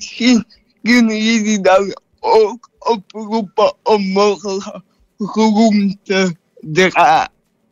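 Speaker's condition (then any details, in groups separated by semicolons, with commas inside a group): Cerebral palsy; neurological brain injury around time of birth; age 14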